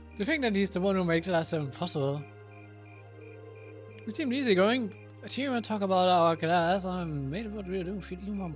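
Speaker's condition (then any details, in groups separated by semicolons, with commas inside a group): No condition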